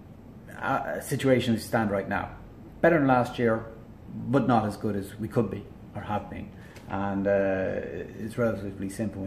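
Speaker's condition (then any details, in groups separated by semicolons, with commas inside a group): No condition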